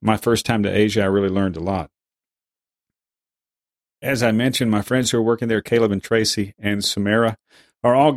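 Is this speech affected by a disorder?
No.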